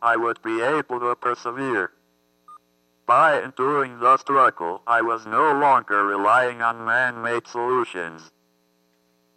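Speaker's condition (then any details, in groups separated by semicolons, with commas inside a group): Athetoid cerebral palsy; communication box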